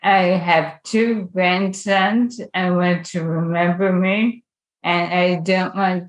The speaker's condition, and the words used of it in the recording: ALS (motor neuron disease). I, I have two grandsons I want to remember me, and I don't want them to necessarily remember this voice.